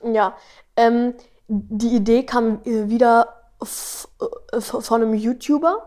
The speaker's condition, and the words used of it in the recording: Stuttering. Und, äh, ja, ja, obwohl ich, äh, wenn ich langsamer sprechen würde, besser sprechen ähm, würde.